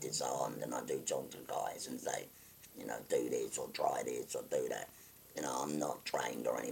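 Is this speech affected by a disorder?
Yes: total laryngectomy; stage 4 laryngeal cancer, total laryngectomy by Mr. Tagar, head and neck chemoradiotherapy, one-ear deafness, anosmia; recently finished treatment, no evidence of disease, shoulder nerve pain, on opioids, sleeps upright, legs weak; voice valve speech, leaks leave no voice, electrolarynx backup, not heard in groups, swallow about 10%.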